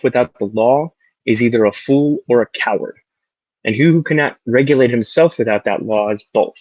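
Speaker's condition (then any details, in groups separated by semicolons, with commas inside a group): No condition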